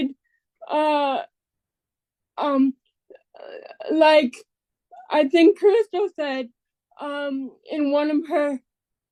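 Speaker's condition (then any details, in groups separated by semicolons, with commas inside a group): Cerebral palsy; speech progress over almost two years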